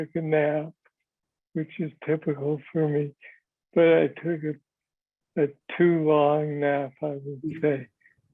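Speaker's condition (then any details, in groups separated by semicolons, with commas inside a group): Parkinson's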